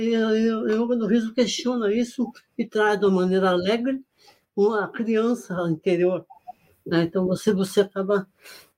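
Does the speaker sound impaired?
Yes: Parkinson's disease; Parkinson's disease diagnosed 17 years ago, facial rigidity, stiff body.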